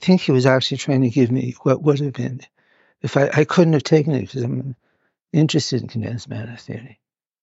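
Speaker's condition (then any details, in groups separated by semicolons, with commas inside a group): Parkinson's; neurological disorder, hidden from others in early stages, now openly shown; needs to move about while filmed; audio hard to capture at points, partly due to movement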